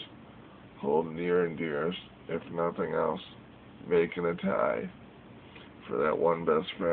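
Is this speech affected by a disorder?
Yes: cerebral palsy.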